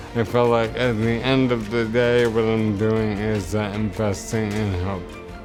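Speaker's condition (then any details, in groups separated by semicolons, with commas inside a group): ALS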